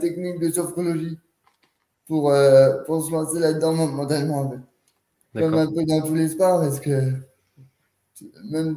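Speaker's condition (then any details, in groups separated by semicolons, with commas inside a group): Cerebral palsy; quadriplegic, since birth, wheelchair user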